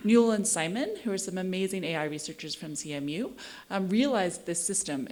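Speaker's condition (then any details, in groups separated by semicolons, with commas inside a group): No condition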